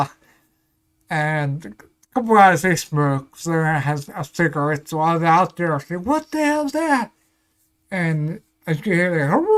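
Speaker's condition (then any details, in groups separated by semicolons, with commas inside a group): Ataxia; may slur speech, may sound drunk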